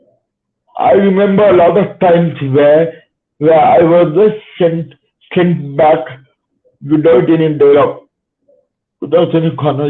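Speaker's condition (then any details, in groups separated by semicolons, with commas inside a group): Cerebral palsy, spastic; slow speech, formerly very impaired, 10-15 years to master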